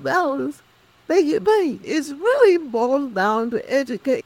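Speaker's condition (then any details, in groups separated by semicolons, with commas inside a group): Cerebral palsy; speech affected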